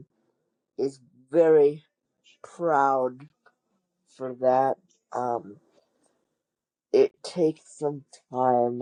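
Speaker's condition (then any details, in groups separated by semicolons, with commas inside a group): Cerebral palsy; wheelchair user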